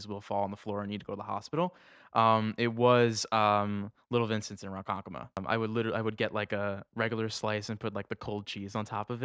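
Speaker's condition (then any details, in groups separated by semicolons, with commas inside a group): No condition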